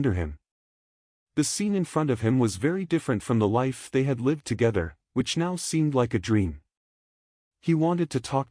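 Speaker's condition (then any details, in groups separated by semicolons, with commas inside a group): No condition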